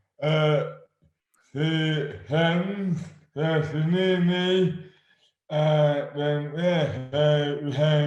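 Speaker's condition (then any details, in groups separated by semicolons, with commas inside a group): Dystonia; jaw defect, repeated head hits, affects hands and speech; sudden overnight onset years ago; severely slurred speech, never fully recovered, nearly lost speech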